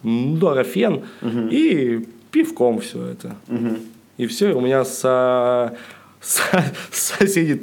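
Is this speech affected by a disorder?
Yes: stuttering, mild; persistent stutter, unable to get rid of it; stand-up comic, opens sets with jokes warning about stutter; slight stutter, sound and part-word repetitions, blocks, fillers, self-interruptions; here repeated sounds, prolonged sounds.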